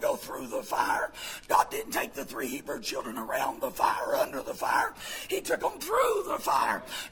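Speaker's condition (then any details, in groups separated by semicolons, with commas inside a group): Vocal fold paralysis, bilateral; speaks with false vocal folds; Baptist Hospital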